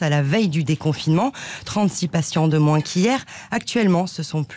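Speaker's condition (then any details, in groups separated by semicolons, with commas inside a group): No condition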